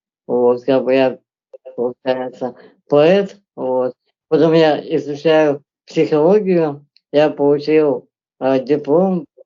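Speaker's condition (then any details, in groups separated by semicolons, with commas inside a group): Spinal muscular atrophy; progressive motor neuron loss, progressive loss of movement; on costly medication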